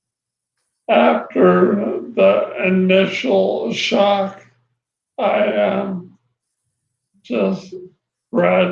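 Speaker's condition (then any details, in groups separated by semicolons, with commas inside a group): ALS; voice changed early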